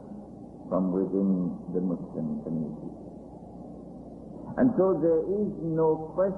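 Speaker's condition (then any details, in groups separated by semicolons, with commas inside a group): No condition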